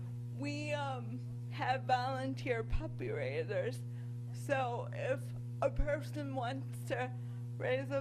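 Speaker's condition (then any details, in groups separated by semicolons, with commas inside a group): Cerebral palsy; from birth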